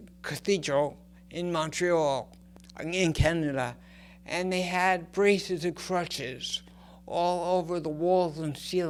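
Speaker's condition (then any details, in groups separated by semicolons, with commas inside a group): Cerebral palsy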